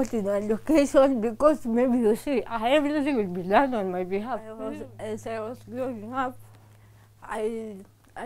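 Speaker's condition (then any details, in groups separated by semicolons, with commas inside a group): Cerebral palsy; from birth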